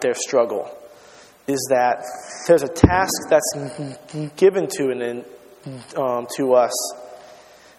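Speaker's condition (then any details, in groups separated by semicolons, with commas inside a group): Stuttering; lifelong stuttering since starting to talk, about 20 years; stutters while speaking, openly discloses stuttering to audience; fear of words and sounds, awkward when stuttering, faces stuttering daily, taught to disclose; repeated sounds, prolonged sounds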